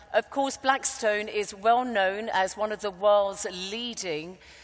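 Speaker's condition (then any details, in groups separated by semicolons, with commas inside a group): No condition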